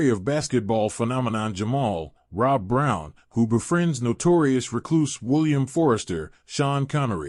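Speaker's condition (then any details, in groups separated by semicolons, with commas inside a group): No condition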